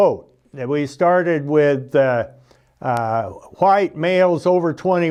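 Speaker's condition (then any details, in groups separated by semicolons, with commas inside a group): No condition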